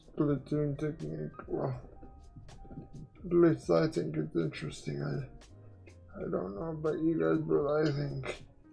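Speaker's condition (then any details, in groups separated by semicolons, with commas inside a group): Quadriplegic cerebral palsy; uses one hand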